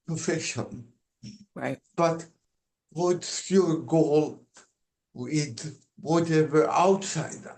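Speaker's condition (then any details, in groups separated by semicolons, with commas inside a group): Cerebral palsy; from birth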